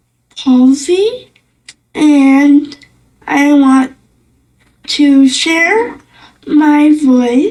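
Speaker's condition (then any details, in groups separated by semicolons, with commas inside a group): Cerebral palsy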